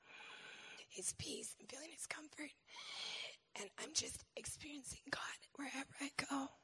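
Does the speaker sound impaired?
Yes: laryngeal cancer; voice lost during fifth pregnancy, diagnosed seven months later, natural treatments, recurred, tracheostomy; about two years since voice loss, tracheostomy still in place, breathing through trach in throat; only little voice left, needs microphone turned way up.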